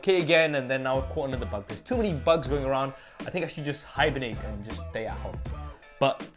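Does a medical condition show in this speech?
No.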